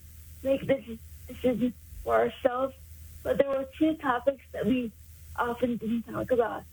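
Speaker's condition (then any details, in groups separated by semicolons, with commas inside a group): Cerebral palsy; congenital, caused by lack of oxygen to brain at birth, born about 3 months early, daily physical therapy in school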